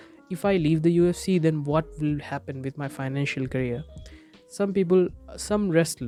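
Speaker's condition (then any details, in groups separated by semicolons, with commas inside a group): No condition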